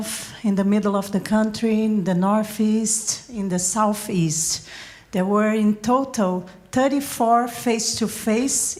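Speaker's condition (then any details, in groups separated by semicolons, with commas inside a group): No condition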